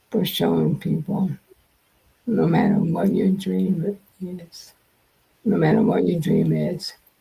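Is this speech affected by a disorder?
Yes: multiple sclerosis.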